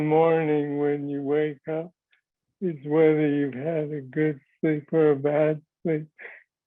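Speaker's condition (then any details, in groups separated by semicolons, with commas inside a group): Parkinson's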